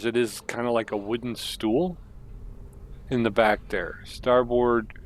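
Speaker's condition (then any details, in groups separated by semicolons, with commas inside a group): No condition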